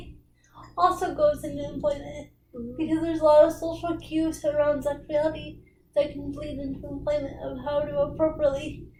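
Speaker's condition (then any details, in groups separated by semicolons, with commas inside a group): Cerebral palsy; brain damage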